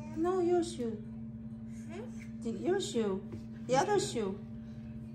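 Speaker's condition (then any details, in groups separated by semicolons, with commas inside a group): No condition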